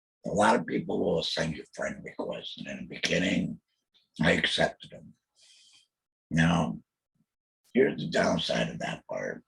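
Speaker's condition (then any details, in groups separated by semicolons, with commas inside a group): Total laryngectomy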